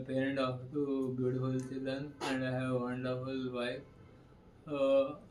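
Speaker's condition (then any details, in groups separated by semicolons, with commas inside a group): Parkinson's; left side rigidity; over 5 years since diagnosis, slightly improved movement; speech deteriorating, chewing difficult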